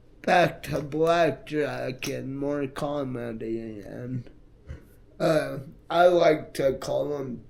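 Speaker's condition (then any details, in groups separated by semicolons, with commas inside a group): Multiple sclerosis; affects hands and left arm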